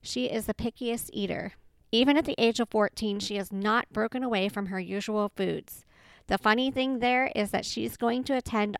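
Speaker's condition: Cleft palate with Pierre Robin, Pierre Robin sequence, no cleft lip; jaw improved expanders

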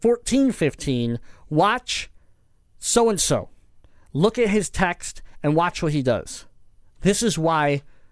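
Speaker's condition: Cleft palate; present since birth

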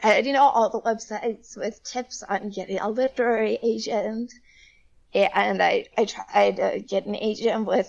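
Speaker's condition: Spasmodic dysphonia; may sound nervous

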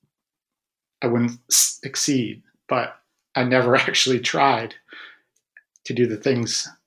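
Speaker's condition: Stuttering; Stuttering since youth, fluency shaping without progress, avoidance-reduction therapy with Vivian Sisskin, Sisskin Stuttering Center; still stutters, open Stuttering with reduced reactivity; initial sound repetitions, stutters openly and more easily without struggle, varies day to day; prolonged sounds

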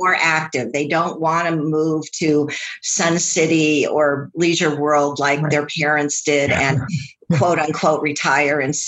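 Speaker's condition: No condition

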